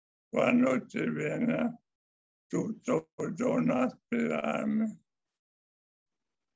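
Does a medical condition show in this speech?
Yes: amyotrophic lateral sclerosis; six years since onset, tried wheelchair; still speaks.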